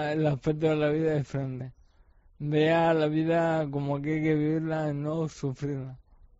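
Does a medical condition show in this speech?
Yes: ALS; degenerative muscle disease, first sign was shoulder pain while practicing judo at his club; facial and mouth muscles affected; speaking somewhat difficult.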